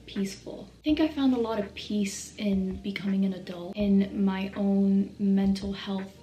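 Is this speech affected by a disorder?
No.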